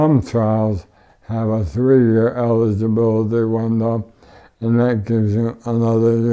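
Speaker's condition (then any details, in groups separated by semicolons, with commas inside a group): ALS; voice changed, voice banked for synthesis, uses synthesized voice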